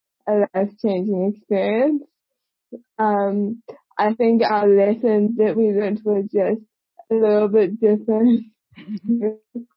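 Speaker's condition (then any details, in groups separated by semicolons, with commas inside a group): Cerebral palsy; present from birth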